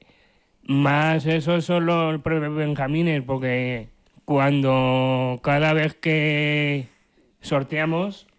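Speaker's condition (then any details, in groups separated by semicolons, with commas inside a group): Down syndrome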